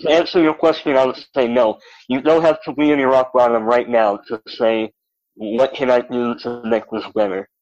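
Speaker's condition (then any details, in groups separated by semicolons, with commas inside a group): Cleft lip and palate; rare congenital defect like Rudy Garcia's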